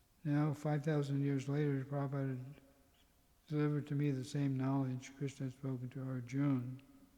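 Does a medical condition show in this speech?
Yes: Parkinson's; tremor.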